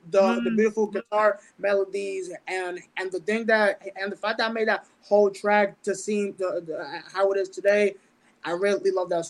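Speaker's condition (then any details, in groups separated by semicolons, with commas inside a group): Stuttering; mild speech impediment with stutter since about age ten; certain words don't come out; repeated words, prolonged sounds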